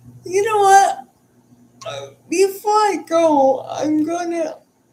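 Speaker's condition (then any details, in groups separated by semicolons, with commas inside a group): Cerebral palsy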